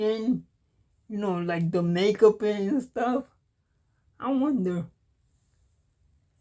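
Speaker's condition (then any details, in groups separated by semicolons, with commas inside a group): Cerebral palsy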